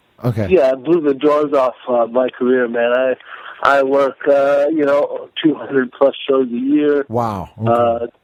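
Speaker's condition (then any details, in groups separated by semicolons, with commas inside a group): Cerebral palsy; speech may sound intoxicated to listeners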